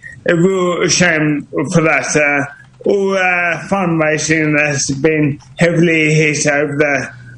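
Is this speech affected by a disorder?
Yes: motor neuron disease; motor neuron disease diagnosed several years ago; recent decline, MND taken its toll recently; voice slowing down.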